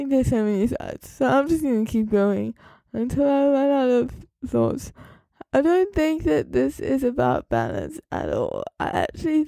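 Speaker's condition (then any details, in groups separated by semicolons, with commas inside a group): Cerebral palsy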